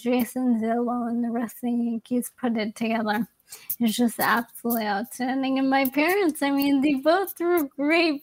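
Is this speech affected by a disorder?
Yes: ALS; young onset, young woman living with ALS; still working as much as before diagnosis.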